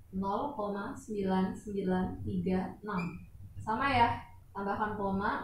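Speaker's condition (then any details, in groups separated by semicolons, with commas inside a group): No condition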